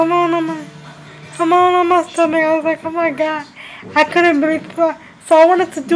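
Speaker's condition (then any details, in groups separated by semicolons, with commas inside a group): Cerebral palsy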